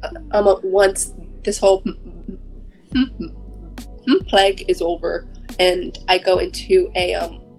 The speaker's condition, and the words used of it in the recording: Stuttering. Like so even I have to like monitor myself when I'm speaking, so like I know like the beats on which he would stutter.